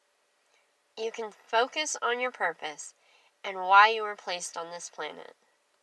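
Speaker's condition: Cleft lip and palate; clear speech

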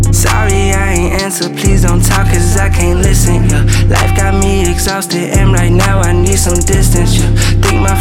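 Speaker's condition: No condition

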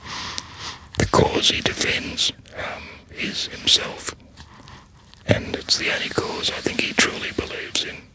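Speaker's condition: Laryngectomy, voice prosthesis

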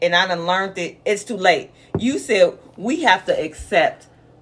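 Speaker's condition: No condition

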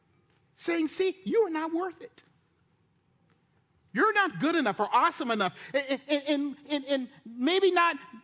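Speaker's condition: No condition

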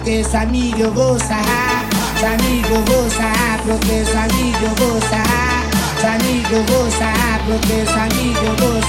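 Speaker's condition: No condition

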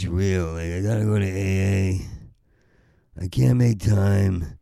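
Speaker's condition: Parkinson's; exhausted

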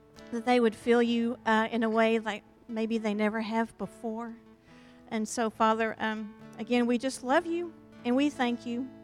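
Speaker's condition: No condition

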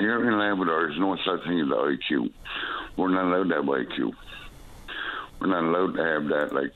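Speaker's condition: Stroke; glitches and missing words

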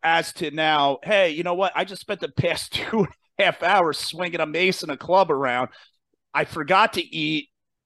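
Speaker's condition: No condition

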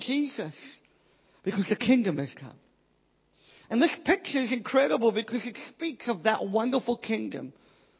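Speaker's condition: Cleft palate, Pierre Robin syndrome

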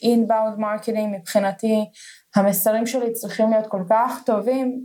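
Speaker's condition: No condition

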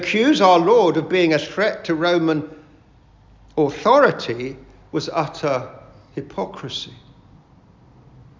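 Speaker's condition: No condition

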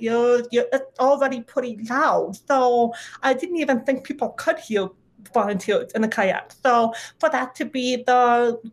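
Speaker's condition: Deafness; needs to see faces

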